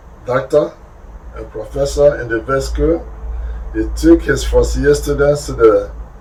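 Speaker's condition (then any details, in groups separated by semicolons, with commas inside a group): No condition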